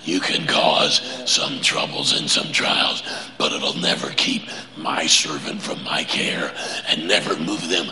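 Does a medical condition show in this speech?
Yes: laryngeal cancer; vocal cord cancer, prior chemo and radiation, 35 treatments over about seven weeks; cancer recurred at fourth three-month checkup, laryngectomy scheduled, no spread on MRI, PET scans; deep raspy 'Batman voice', much weaker than before, prosthesis speech planned after laryngectomy.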